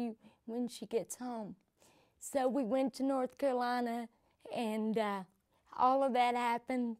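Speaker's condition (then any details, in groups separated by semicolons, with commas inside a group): Cerebral palsy; from birth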